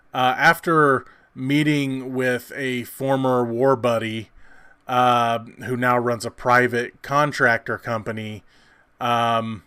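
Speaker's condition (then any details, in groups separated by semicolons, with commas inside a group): No condition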